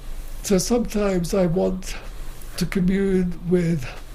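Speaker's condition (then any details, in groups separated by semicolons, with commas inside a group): Motor neuron disease; wheelchair user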